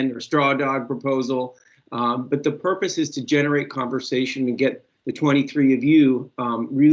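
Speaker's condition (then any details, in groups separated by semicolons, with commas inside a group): No condition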